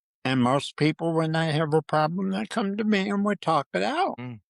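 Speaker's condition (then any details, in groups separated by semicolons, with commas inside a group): Parkinson's disease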